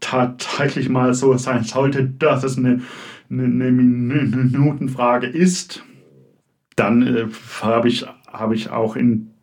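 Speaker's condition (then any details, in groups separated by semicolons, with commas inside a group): Stuttering; stuttering present even in dreams, onset age unknown; speech not fluent, blocks, fluency disorder only, knows what to say; repeated sounds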